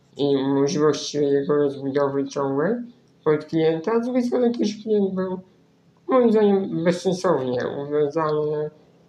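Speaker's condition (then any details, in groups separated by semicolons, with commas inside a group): Spinal muscular atrophy; cannot use normal keyboard, uses phone touchscreen connected directly to computer, right-click via two keys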